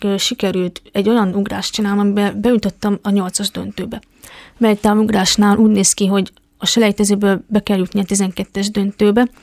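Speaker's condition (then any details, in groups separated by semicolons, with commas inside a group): Deafness; congenital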